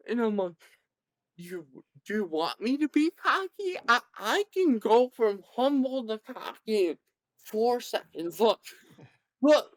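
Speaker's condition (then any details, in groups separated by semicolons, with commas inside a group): Cerebral palsy; present from birth, severe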